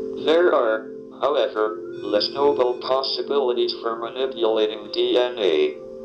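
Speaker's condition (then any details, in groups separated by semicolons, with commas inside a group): ALS, speech-generating device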